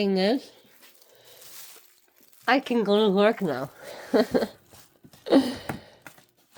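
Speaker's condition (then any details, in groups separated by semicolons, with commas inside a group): Head and neck cancer; tracheostomy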